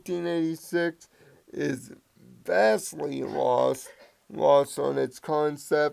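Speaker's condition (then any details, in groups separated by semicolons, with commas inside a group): Cerebral palsy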